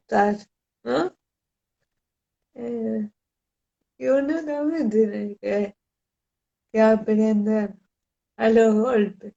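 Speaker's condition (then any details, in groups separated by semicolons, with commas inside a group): Cerebral palsy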